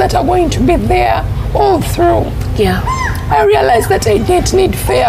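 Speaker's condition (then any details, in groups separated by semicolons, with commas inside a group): Cerebral palsy; onset in secondary school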